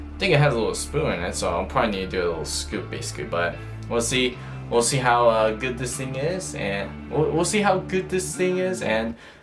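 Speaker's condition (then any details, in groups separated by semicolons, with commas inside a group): No condition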